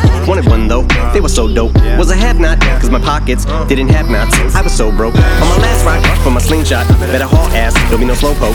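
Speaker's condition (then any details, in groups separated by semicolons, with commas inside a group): No condition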